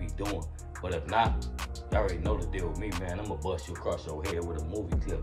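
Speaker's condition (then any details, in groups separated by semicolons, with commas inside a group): No condition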